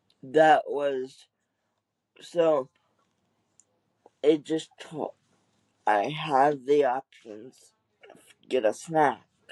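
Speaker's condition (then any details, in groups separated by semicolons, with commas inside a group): Cerebral palsy; wheelchair user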